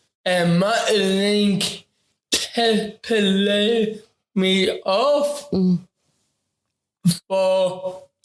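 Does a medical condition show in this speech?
Yes: ataxic cerebral palsy; affects talking.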